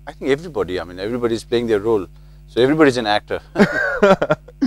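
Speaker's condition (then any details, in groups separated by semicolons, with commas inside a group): No condition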